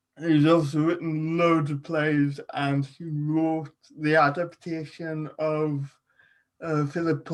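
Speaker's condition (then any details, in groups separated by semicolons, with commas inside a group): Cerebral palsy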